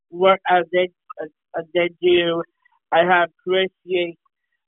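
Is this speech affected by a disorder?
Yes: Down syndrome; congenital down syndrome, recent covid pneumonia needing oxygen, cardiac arrest and critical care; short simple answers, non-standard grammar, business partner completes some sentences.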